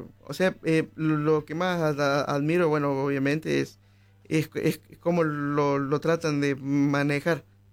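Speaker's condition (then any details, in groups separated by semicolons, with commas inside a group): Stuttering; stuttering from childhood, onset around age 6, worsened while growing up; disfluent speech, stuttering absent when singing; repeated words, prolonged sounds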